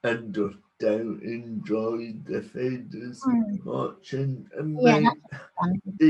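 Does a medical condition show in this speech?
Yes: cerebral palsy.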